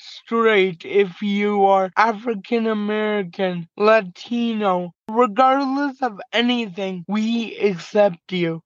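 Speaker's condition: Cerebral palsy, mild

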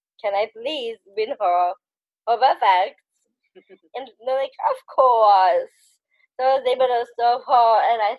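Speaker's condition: Down syndrome

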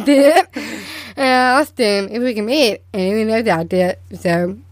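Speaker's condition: Down syndrome; present from birth, diagnosed shortly after birth

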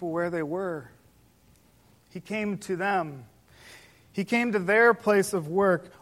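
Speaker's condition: No condition

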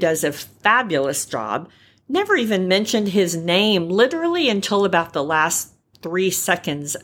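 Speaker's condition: Repaired cleft palate, cleft palate without cleft lip; congenital cleft, roof of mouth only, single repair by plastic surgeon at about 9 months; uses voice for radio hosting, singing and public speaking

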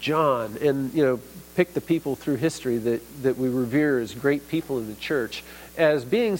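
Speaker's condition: No condition

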